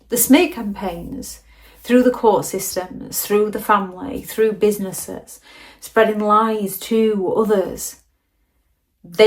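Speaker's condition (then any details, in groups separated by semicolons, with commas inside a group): No condition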